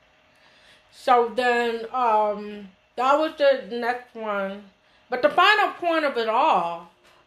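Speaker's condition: Hearing loss; 80% hearing loss from birth

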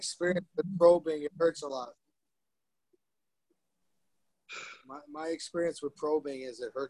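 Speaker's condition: No condition

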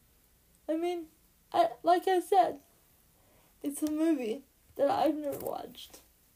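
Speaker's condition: Cerebral palsy; since birth, physical disability; trouble getting words out, speaking only two words at a time

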